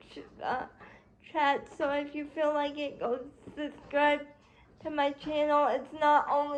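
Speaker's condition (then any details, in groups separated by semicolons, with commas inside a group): Cerebral palsy; spastic quadriplegia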